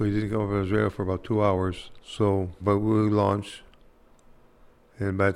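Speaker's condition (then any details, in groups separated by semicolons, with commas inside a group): Parkinson's disease; hard time talking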